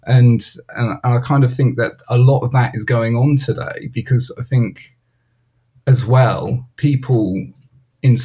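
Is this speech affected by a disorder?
No.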